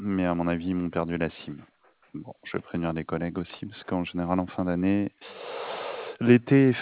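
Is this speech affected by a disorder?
No.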